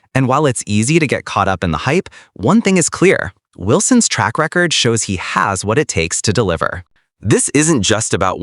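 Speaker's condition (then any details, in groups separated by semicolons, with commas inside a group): No condition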